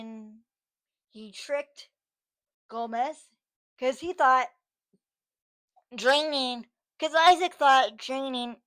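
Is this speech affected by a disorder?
Yes: cerebral palsy, spastic.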